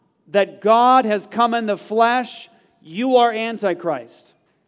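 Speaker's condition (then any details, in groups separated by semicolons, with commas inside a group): No condition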